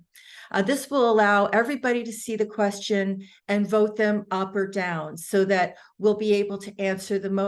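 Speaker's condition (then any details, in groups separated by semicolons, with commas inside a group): No condition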